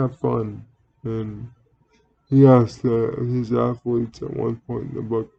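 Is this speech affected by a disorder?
Yes: cerebral palsy; speaks relatively well.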